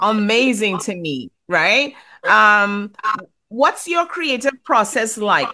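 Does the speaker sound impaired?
No.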